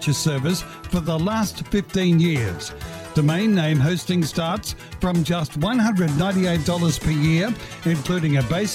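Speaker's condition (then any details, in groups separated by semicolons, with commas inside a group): No condition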